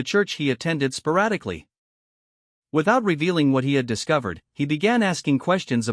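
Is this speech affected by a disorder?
No.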